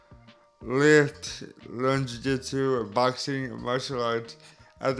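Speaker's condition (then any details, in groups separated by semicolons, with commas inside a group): Cerebral palsy; since birth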